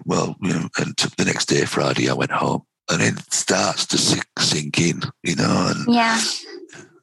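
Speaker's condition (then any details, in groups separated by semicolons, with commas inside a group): Vocal cord cancer, head and neck cancer, right vocal cord; three years out of treatment, no recurrence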